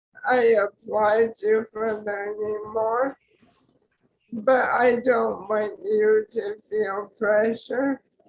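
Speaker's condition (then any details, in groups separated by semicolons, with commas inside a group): ALS; tracheostomy; arms do not work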